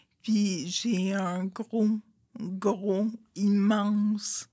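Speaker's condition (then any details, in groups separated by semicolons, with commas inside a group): Friedreich's ataxia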